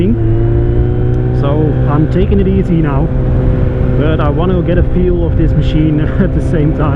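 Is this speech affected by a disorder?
No.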